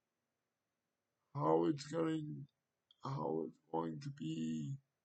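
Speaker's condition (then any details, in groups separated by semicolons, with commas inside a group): Cerebral palsy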